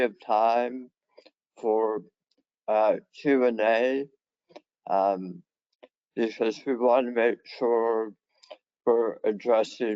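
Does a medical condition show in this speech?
Yes: head and neck cancer surgery; long-term survivor.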